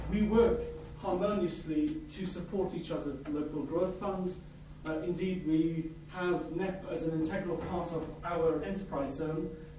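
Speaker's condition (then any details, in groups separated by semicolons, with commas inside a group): No condition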